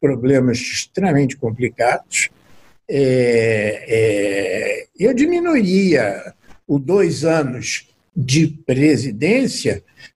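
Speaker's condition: No condition

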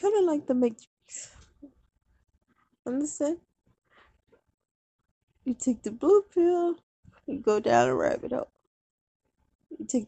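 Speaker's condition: Cerebral palsy; can feed self and type

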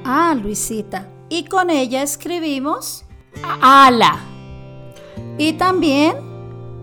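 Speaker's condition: No condition

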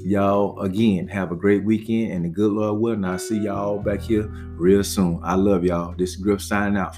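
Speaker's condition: No condition

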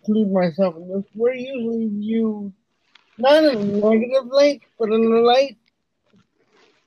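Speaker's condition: Cerebral palsy; lifelong wheelchair use

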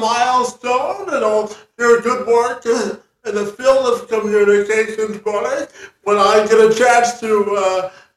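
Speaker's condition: Cerebral palsy, spastic quadriplegia; from birth

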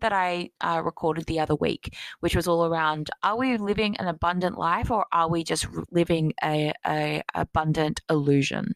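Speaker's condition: No condition

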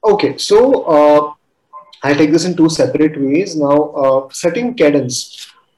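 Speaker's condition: No condition

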